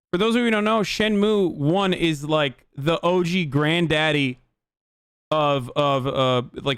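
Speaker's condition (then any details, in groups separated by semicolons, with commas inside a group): No condition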